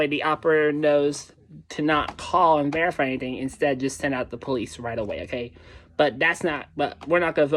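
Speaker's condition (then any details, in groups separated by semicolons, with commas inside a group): No condition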